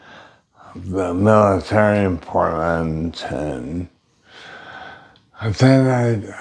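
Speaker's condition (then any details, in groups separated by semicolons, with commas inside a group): Brain injury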